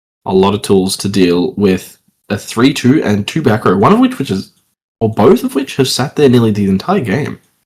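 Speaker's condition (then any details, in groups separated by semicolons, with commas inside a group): No condition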